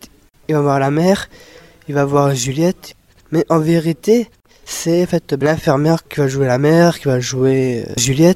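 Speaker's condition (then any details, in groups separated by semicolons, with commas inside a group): Down syndrome; Down syndrome (trisomy)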